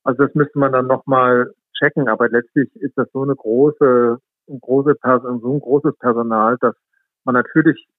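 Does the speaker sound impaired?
No.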